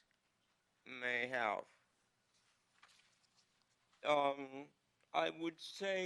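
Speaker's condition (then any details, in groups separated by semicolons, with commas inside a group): Cerebral palsy; needs ramps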